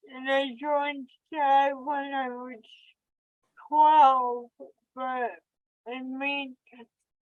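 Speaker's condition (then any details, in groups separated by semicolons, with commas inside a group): Cerebral palsy; much uncontrollable movement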